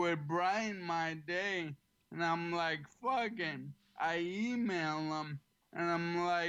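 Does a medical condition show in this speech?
Yes: ALS; slightly slurred, has to slow down.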